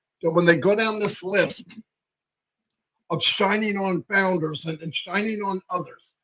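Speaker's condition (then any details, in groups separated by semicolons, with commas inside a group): Cerebral palsy; wheelchair user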